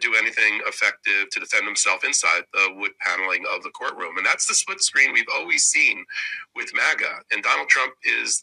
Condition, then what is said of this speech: None; typical speech.